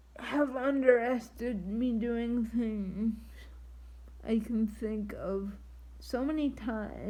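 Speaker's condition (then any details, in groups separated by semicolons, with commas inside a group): Triplegic cerebral palsy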